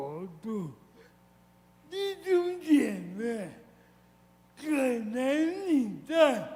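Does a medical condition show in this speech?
Yes: cerebral palsy; severe, walked only at age 8.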